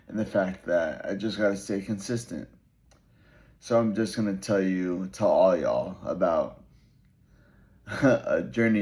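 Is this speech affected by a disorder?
Yes: brain injury; relearned talking.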